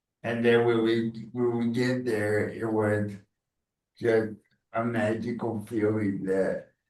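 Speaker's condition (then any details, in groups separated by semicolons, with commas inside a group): Cerebral palsy; present from birth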